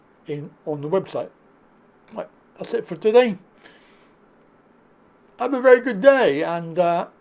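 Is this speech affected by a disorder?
Yes: cerebral palsy.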